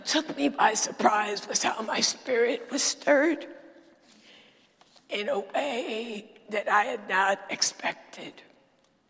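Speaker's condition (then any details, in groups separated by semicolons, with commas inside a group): Dysphonia; lost ability to sing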